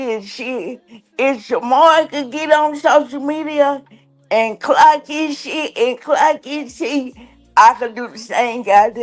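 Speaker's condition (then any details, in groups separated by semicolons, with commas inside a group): Cerebral palsy; recognized around age 3 or 4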